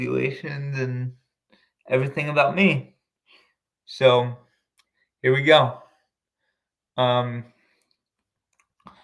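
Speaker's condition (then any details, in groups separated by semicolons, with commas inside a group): Cerebral palsy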